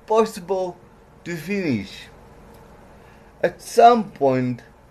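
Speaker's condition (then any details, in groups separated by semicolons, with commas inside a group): Cerebral palsy; trouble formulating words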